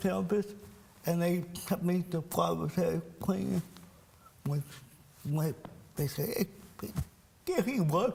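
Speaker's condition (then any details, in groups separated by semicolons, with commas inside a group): Cerebral palsy; speech impairment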